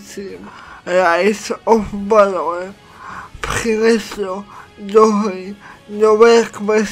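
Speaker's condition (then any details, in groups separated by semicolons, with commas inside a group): Cerebral palsy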